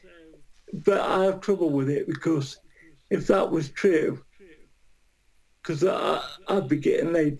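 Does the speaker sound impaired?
Yes: cerebral palsy; from birth, brain starved of oxygen at birth, surviving twin, birth weight one pound; non-progressive but body prematurely ageing, physically getting gradually worse, increasingly physically unable.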